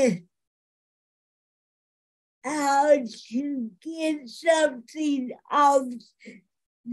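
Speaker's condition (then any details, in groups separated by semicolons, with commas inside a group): Cerebral palsy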